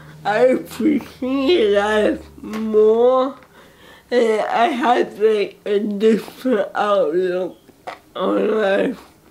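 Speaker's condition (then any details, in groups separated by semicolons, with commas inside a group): Cerebral palsy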